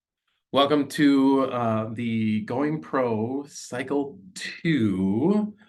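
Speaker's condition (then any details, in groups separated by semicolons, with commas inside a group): No condition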